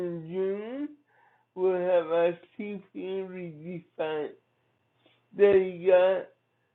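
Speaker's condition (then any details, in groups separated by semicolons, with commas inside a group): Cerebral palsy; from birth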